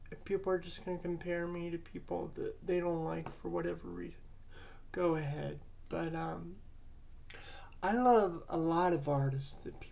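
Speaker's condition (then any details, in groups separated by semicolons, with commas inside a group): Cerebral palsy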